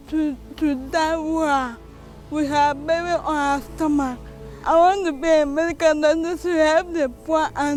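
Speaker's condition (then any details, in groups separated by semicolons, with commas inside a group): Cerebral palsy; cannot talk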